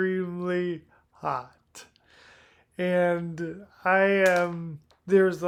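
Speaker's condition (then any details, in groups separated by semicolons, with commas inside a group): Primary lateral sclerosis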